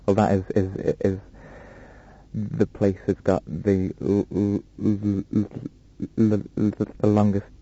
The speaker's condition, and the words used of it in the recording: Stuttering. But if I've got a small room like this and a tape recorder behind me, it might be a little bit worse.